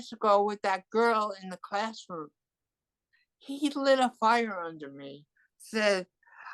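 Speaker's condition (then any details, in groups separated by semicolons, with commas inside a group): Cerebral palsy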